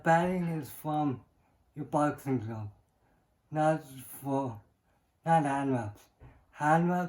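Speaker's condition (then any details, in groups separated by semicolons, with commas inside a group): Cerebral palsy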